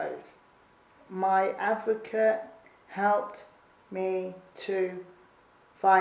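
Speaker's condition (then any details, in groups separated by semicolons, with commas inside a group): Cerebral palsy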